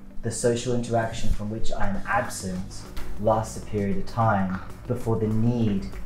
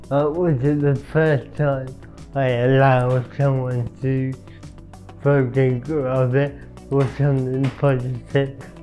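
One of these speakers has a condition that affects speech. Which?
The second: cerebral palsy; permanent wheelchair user.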